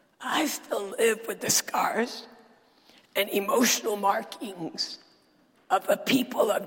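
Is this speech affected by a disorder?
Yes: dysphonia; sultry voice, not a sore throat, still preaches with this voice.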